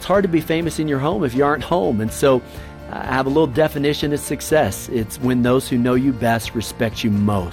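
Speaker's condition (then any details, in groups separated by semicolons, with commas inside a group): No condition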